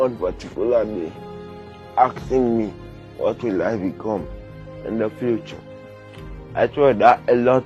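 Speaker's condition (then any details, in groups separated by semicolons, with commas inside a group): Cerebral palsy; limits movement and coordination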